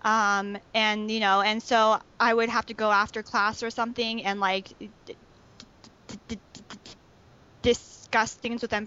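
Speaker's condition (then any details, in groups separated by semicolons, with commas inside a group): Stuttering; stuttering since very young age, speech therapy from fifth grade, arm pumping with blocks stopped by therapy; recent program with costal breathing and voluntary stuttering, fluent for a month then relapsed; still stutters, arm pumped up and down during blocks as child; blocks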